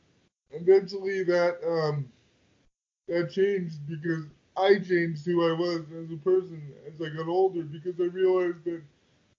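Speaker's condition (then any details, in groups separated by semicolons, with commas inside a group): Quadriplegic cerebral palsy; wheelchair user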